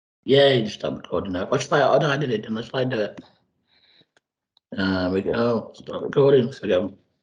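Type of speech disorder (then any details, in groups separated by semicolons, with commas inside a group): Speech with a voice prosthesis; total laryngectomy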